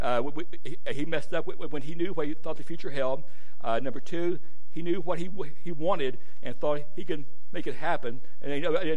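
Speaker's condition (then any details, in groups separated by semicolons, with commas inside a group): Stuttering; once felt speech made preaching impossible; preaching a sermon, prays for clarity of speech; jokes listeners probably haven't noticed; repeated sounds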